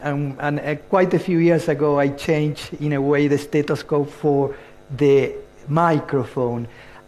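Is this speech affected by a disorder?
No.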